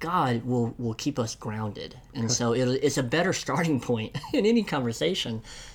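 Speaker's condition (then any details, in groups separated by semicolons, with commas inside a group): Cleft lip and palate; congenital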